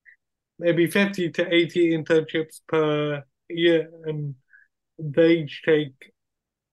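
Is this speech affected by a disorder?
Yes: cerebral palsy; acquired brain injury, wheelchair user.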